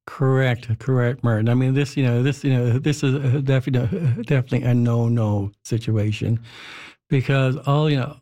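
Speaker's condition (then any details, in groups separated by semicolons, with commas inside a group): Stuttering; no cure, spent decades masking stuttering; repetitions, prolongations and blocks, past anxious blocks into silence on phone calls; repeated sounds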